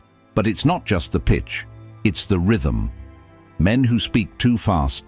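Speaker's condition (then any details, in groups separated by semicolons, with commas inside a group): No condition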